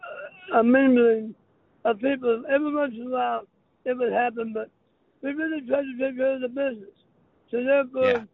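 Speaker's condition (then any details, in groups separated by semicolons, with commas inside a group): Throat cancer; throat cancer survivor, voice box kept, no hole in throat, lasting impact on throat and speech; speech impediment, sounds like a very unique accent, may be hard to understand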